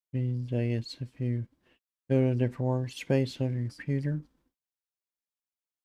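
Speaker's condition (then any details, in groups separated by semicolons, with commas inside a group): Parkinson's disease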